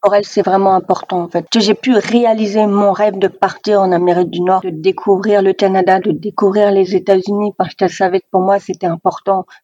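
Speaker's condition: Deafness, severe; oralist, uses some sign language

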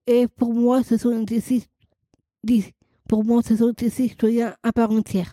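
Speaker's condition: Down syndrome, trisomy 21

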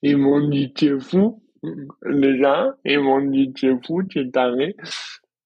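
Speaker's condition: Dystonia; improved balance

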